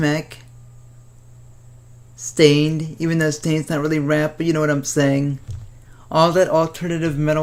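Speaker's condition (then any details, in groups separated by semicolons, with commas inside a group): Cerebral palsy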